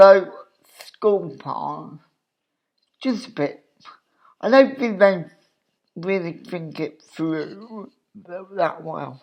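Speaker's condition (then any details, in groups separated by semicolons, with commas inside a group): Cerebral palsy; obvious speech impediment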